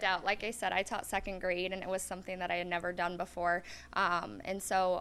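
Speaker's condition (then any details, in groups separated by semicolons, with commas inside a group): No condition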